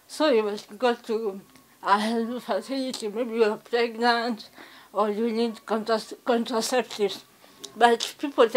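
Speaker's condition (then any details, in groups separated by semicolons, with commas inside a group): Cerebral palsy; affects movement and muscle coordination; past therapy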